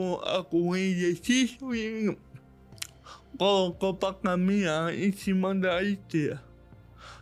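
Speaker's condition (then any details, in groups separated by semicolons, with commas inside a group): Cerebral palsy; diagnosed in childhood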